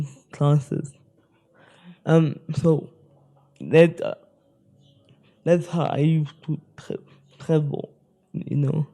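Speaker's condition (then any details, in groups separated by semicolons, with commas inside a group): Spastic cerebral palsy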